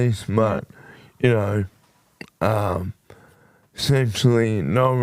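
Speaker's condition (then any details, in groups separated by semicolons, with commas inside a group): Motor neurone disease; voice became very nasal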